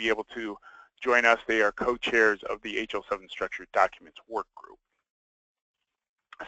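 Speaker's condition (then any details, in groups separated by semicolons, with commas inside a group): No condition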